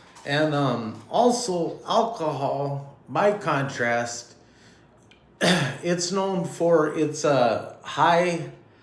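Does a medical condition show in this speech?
No.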